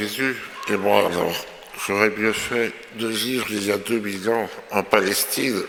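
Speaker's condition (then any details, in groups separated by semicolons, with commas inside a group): Myopathy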